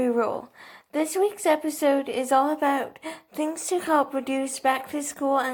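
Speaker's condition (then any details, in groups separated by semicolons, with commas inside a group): Cerebral palsy, athetoid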